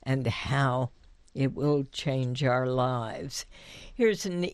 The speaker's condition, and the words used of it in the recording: Spasmodic dysphonia. Now, I have something called spasmodic dysphonia, which affects the movement of my vocal cords to the point where they clench when they're not supposed to clench.